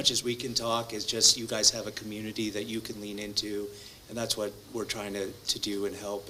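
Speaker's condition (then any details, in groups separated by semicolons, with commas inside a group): No condition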